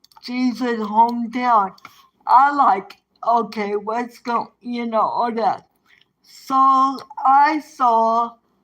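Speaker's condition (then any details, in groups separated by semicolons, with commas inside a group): Cerebral palsy; present from birth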